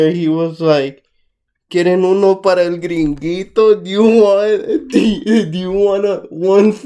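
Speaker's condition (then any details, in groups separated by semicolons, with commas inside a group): Cerebral palsy, mixed, mild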